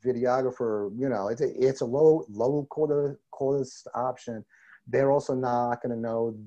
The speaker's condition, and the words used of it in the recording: Stuttering. So this stutter is is sort of sort of a sort of a sly way way for me to to do discovery too.